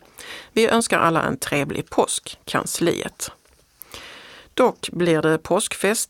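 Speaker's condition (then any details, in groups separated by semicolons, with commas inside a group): No condition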